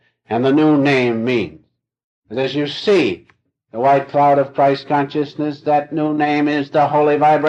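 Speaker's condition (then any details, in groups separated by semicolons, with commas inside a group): No condition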